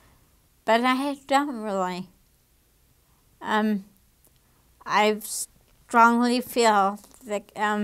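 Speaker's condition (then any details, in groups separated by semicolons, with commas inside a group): Damaged diaphragm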